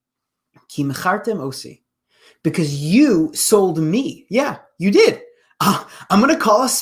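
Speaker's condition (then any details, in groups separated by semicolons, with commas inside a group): No condition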